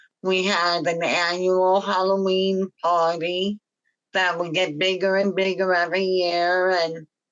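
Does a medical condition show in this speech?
Yes: myasthenia gravis.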